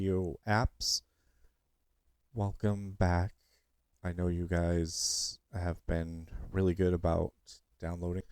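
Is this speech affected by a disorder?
No.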